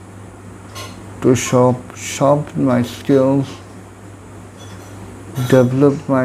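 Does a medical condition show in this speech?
Yes: cerebral palsy.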